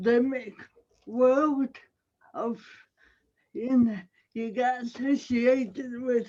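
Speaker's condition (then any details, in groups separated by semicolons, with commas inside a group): Cerebral palsy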